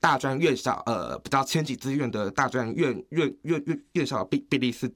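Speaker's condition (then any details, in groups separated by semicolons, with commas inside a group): Hearing impairment, acquired, progressive; slight accent, taken for ABC, Southeast Asian or overseas Chinese, word order and naturalness normal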